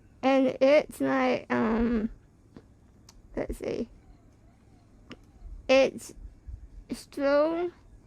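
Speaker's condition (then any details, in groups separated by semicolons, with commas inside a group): Spinal muscular atrophy type 2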